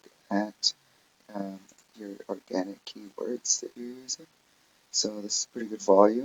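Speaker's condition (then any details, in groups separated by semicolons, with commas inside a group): No condition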